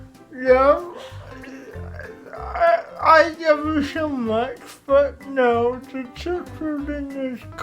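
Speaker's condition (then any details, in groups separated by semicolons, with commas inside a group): Cerebral palsy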